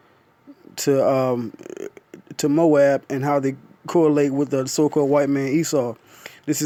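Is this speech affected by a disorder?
No.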